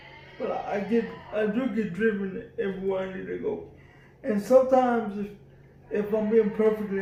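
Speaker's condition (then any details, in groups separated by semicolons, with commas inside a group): Cerebral palsy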